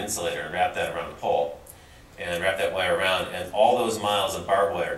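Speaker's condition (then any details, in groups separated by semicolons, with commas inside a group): No condition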